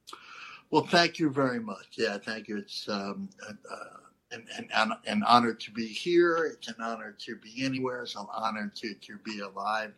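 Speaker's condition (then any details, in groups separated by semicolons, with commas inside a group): Cleft lip and palate; not fully formed at birth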